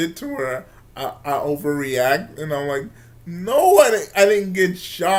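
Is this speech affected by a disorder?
Yes: cerebral palsy; from birth, wheelchair user.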